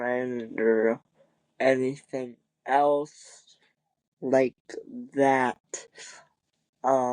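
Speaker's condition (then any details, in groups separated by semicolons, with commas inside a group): Cerebral palsy; wheelchair user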